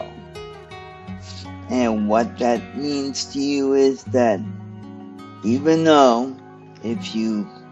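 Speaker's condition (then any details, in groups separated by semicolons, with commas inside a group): Cerebral palsy; stiff muscles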